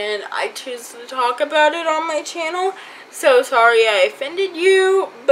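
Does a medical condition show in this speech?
Yes: cerebral palsy; from birth defect.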